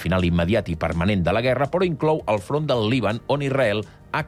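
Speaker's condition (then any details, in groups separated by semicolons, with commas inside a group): No condition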